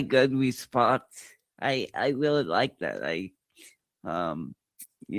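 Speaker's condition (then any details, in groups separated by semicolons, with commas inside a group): Cerebral palsy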